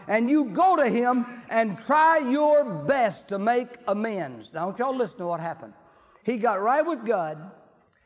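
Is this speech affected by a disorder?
No.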